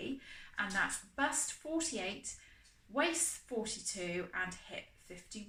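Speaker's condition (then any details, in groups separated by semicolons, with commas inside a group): No condition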